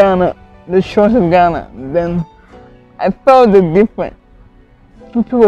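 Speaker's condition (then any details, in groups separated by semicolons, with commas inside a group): Cerebral palsy; at one point could not talk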